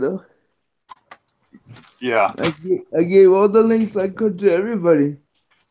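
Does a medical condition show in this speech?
Yes: cerebral palsy.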